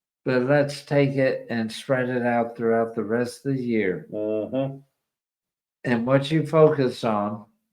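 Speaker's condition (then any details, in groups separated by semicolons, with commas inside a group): ALS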